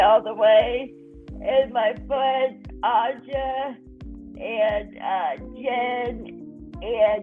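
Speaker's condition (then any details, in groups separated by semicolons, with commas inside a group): Cerebral palsy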